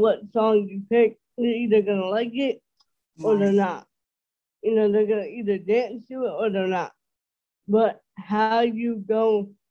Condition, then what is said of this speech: Dysarthria. But yeah, I have a speech impediment called dysarthria.